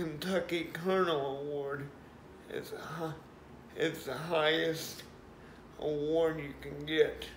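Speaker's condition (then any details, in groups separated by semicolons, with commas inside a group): Cerebral palsy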